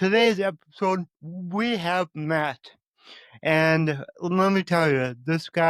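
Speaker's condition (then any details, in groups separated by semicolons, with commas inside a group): Cerebral palsy; constant muscle tension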